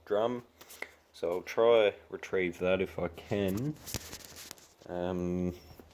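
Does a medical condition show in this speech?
No.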